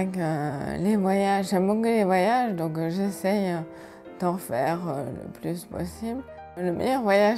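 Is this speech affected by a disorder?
Yes: ALS; about 1.5 years since onset, began in fingers.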